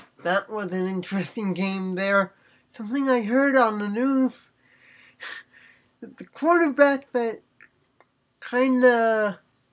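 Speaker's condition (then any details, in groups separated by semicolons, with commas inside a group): Cerebral palsy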